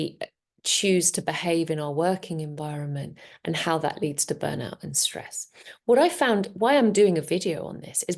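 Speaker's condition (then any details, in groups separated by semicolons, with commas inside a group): No condition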